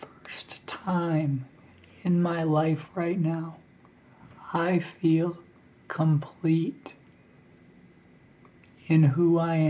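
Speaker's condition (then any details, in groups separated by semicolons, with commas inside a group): ALS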